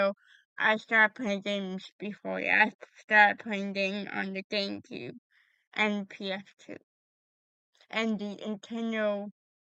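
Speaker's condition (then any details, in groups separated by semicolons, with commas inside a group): Cerebral palsy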